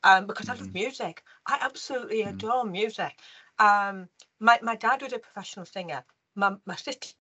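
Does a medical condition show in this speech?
Yes: profound deafness; congenital, undiagnosed until age four, chest-worn hearing aid box from age four, considered for cochlear implant; delayed speech development, mother taught tongue and mouth placement by feeling buzzing, speech good but sounds short-tongued.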